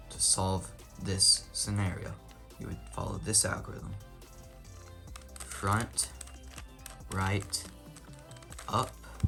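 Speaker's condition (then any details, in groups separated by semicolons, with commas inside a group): No condition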